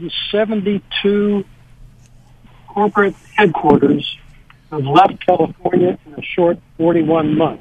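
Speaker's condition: No condition

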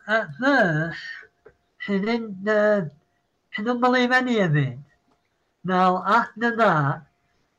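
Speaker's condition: Parkinson's; citing Parkinson's

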